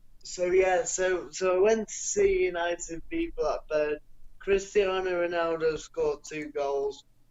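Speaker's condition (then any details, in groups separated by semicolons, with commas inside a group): Cerebral palsy; non-progressive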